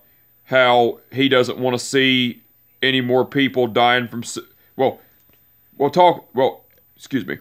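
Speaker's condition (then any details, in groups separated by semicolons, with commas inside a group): No condition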